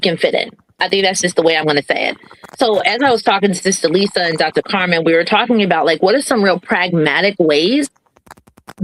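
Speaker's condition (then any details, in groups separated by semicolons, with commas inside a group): No condition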